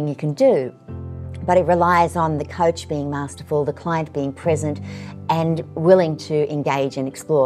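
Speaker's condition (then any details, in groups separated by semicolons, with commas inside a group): No condition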